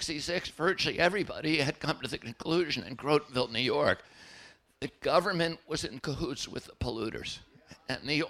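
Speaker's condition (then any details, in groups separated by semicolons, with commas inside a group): Spasmodic dystonia; voice trembles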